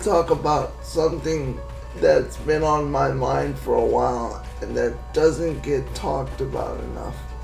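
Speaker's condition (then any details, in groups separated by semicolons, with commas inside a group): Cerebral palsy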